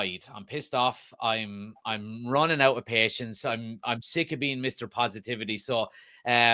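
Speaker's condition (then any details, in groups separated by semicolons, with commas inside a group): No condition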